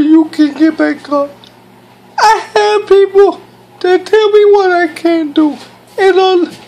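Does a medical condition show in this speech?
Yes: cerebral palsy; speech hard to understand.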